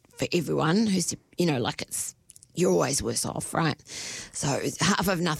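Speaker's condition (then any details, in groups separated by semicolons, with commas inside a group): Spasmodic dysphonia; onset within months after everything settled down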